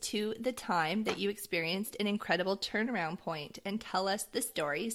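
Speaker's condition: No condition

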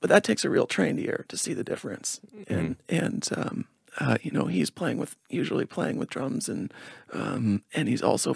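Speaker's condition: Spasmodic dysphonia; Botox every 6 weeks offered

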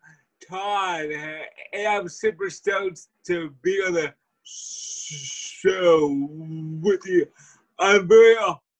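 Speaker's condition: Cerebral palsy; wheelchair user; speech impediment

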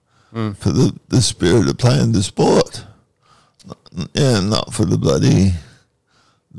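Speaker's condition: Cerebral palsy; strangers sometimes assume drunkenness

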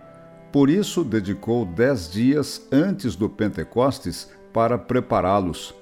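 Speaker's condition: No condition

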